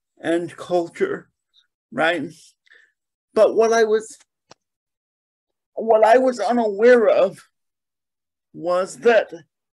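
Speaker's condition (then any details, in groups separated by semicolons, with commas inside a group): Cerebral palsy; very spastic presentation, moves deliberately, has to think about motions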